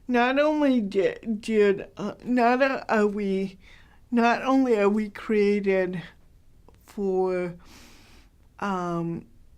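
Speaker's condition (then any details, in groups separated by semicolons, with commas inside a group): Cerebral palsy, mild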